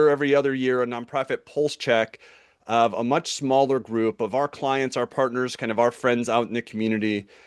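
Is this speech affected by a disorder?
No.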